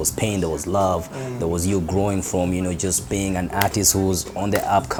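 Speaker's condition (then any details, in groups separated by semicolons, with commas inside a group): No condition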